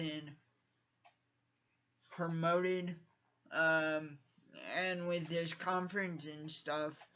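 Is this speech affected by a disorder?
Yes: cerebral palsy; from birth, uses wheelchair.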